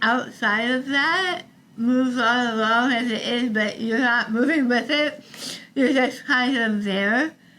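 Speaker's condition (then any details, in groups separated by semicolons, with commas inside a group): Tongue cancer, partial glossectomy; over half tongue removed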